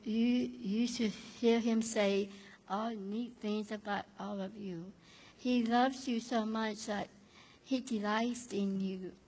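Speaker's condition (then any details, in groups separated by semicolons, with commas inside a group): Down syndrome; depends on others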